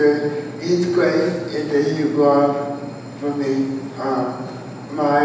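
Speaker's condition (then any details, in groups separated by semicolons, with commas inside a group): Cerebral palsy; spastic quadriplegic, all four limbs, wheelchair, past surgeries; voice not always strong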